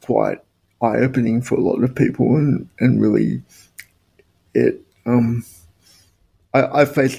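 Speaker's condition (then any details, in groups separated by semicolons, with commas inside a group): Spastic quadriplegic cerebral palsy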